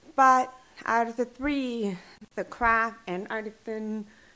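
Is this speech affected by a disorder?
Yes: deaf and hard of hearing; hearing aid, since childhood.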